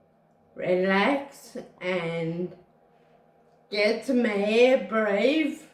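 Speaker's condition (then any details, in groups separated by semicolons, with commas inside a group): Friedreich's ataxia; ankle foot orthotics, standing hoist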